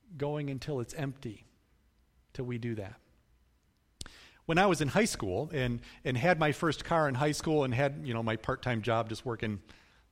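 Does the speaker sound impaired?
No.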